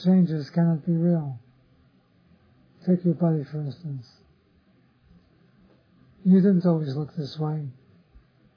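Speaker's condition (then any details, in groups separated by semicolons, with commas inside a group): Parkinson's disease; others offer remedies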